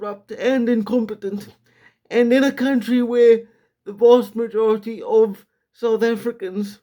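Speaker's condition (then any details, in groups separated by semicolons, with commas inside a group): Quadriplegic cerebral palsy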